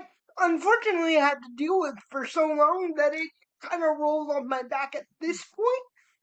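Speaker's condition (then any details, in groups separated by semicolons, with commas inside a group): Cerebral palsy; spastic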